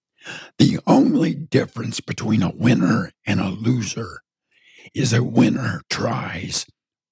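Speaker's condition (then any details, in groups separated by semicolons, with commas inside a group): Partial laryngectomy from throat cancer; still understandable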